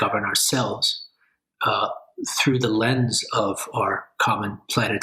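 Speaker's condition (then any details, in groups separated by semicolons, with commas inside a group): No condition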